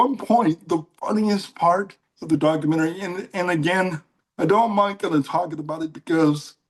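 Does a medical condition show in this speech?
Yes: cerebral palsy; mild case.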